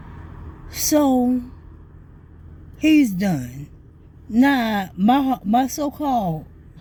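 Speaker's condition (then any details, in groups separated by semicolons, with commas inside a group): ALS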